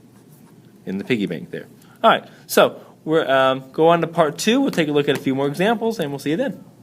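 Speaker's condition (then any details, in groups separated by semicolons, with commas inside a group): No condition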